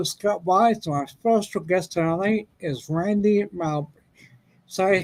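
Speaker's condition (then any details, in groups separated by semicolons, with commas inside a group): Ataxia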